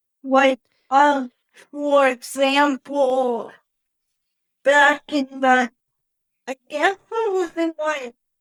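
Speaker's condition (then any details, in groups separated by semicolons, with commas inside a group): Cerebral palsy; wheelchair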